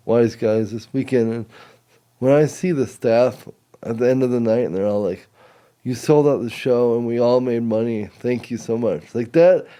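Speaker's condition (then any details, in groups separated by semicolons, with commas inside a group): Cerebral palsy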